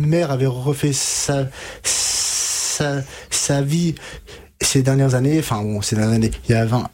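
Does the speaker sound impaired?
Yes: stuttering; onset at 5 to 6 years, no childhood speech therapy, therapy begun at 20, age 33; 27 to 28 years since onset, years of therapy with stuttering specialist Catherine Daubier, Nancy; blocks and repetitions, fluency techniques learned, much worse ages 5 to 20, could not finish sentences; here repeated sounds, prolonged sounds.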